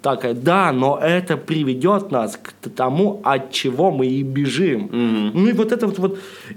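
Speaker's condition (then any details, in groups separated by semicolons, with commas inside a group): Stuttering, mild; persistent stutter, unable to get rid of it; stand-up comic, opens sets with jokes warning about stutter; slight stutter, sound and part-word repetitions, blocks, fillers, self-interruptions; repeated words, prolonged sounds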